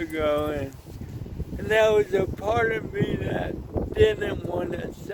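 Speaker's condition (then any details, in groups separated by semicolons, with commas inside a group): Cerebral palsy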